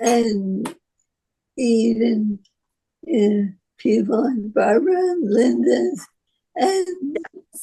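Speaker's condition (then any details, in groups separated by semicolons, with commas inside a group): Parkinson's disease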